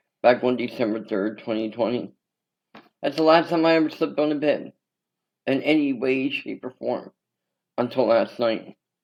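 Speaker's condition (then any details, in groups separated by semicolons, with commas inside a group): Cerebral palsy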